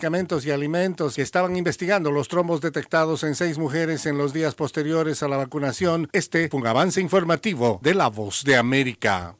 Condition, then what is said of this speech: None; typical speech.